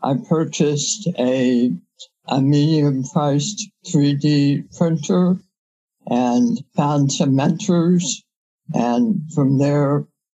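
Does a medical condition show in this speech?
Yes: head and neck cancer surgery; five-time head and neck cancer, about 3 years intense treatment, radiation, years of toxic chemotherapy.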